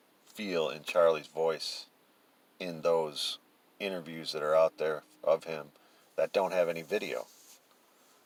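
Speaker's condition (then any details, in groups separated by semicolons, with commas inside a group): No condition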